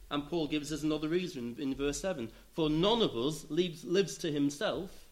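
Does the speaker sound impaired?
No.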